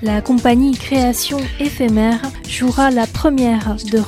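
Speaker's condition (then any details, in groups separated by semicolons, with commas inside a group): No condition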